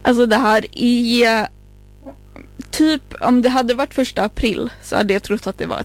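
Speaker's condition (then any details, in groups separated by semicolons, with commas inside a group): No condition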